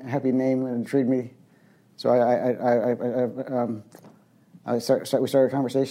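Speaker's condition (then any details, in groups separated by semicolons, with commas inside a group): Young onset Parkinson's disease; frequent word and phrase repetitions, many fillers, restarted phrases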